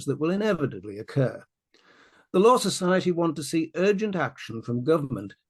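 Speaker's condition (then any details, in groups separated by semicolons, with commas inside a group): No condition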